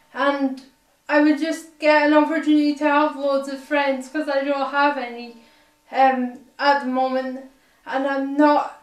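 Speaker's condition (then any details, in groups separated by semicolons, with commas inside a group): Cerebral palsy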